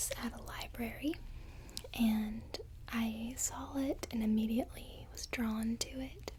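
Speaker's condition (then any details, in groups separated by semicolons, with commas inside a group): No condition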